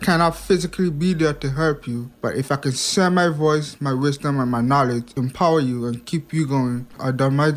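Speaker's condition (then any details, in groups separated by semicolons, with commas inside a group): Hearing impairment; past speech impediment; past speech impediment improved with much practice, listening needs much focus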